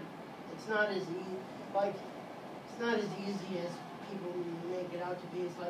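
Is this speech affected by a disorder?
Yes: cerebral palsy.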